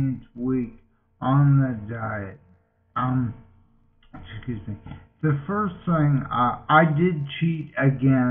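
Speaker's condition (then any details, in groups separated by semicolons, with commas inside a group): Multiple sclerosis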